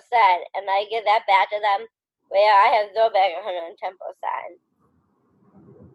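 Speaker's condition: Down syndrome

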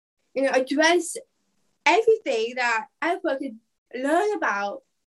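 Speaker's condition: Down syndrome; extra chromosome, 17 years old

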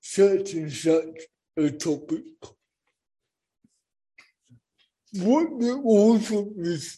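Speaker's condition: Cerebral palsy; born not breathing

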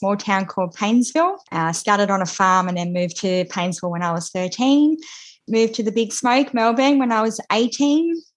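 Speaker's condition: Cleft lip and palate; congenital, lip repaired about 12 or 17 months, operations through childhood to after puberty, braces in Melbourne; tearful, crying near end; speech therapy in childhood, cleft not obvious by own account

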